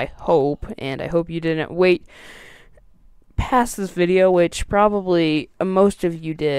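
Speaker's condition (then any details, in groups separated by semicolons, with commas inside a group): No condition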